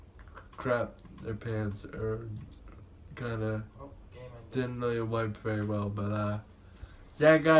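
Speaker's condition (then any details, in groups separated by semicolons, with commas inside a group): Cerebral palsy; able to speak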